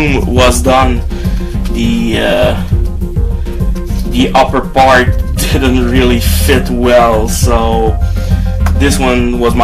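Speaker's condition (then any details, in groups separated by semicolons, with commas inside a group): No condition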